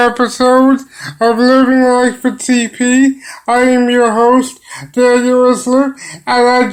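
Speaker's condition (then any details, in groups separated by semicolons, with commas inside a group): Cerebral palsy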